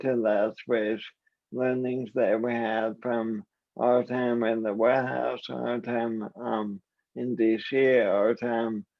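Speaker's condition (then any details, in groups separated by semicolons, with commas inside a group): ALS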